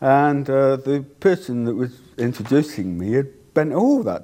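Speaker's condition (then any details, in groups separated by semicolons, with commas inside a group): Deafness; cannot hear own voice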